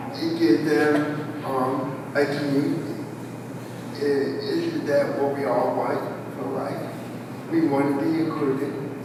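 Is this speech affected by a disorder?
Yes: cerebral palsy, spastic quadriplegia.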